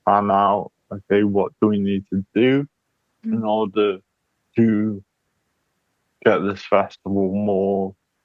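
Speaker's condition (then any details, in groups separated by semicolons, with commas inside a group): Cerebral palsy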